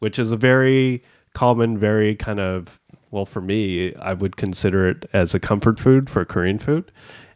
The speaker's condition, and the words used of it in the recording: No condition.